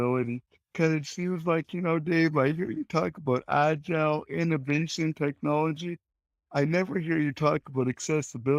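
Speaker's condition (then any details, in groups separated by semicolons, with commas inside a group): Cerebral palsy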